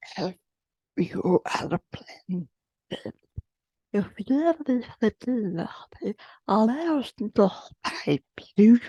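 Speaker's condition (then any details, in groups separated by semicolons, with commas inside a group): Generalized dystonia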